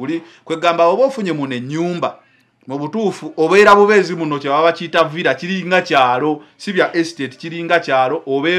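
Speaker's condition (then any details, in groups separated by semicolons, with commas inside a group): No condition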